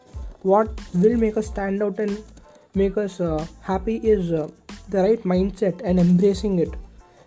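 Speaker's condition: No condition

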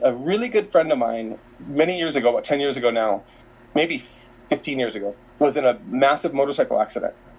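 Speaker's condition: No condition

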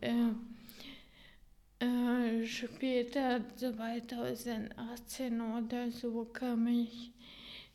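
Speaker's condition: Ataxia, severe; hereditary ataxia

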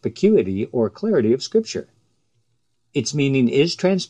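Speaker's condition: No condition

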